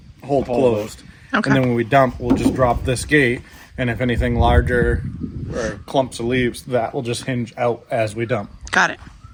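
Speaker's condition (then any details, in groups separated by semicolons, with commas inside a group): No condition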